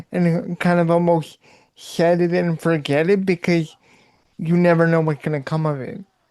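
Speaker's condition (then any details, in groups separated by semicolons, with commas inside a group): Cerebral palsy; voice sometimes sounds childlike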